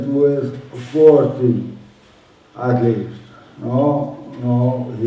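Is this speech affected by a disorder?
Yes: motor neuron disease.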